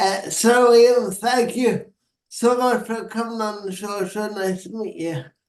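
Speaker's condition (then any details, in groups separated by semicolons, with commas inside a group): Cerebral palsy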